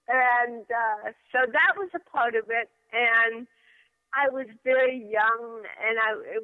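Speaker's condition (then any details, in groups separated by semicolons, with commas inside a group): Cerebral palsy; from birth, accident while mother six months pregnant, motor brain injury, hearing impaired, diagnosed late; slurred speech in childhood, partly due to hearing impairment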